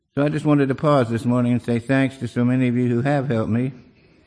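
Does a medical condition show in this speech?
Yes: Parkinson's disease; Parkinson's disease diagnosed 15 years ago, father also had it, small handwriting, leg pain, impaired balance.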